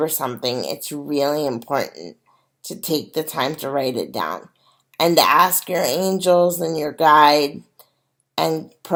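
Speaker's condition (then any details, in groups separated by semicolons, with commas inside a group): Cerebral palsy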